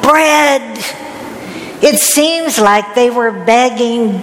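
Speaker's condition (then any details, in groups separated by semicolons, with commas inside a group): No condition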